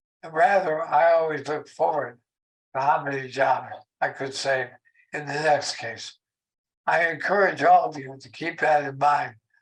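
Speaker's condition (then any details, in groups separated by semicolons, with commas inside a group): ALS; very weak voice, shortened speech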